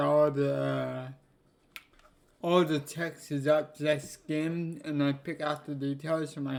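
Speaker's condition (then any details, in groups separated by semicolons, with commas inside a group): Cerebral palsy; affects legs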